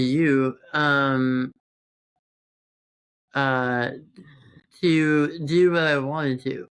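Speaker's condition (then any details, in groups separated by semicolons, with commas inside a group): Congenital muscular dystrophy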